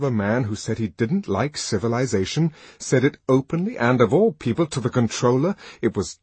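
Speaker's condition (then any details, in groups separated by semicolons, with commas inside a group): No condition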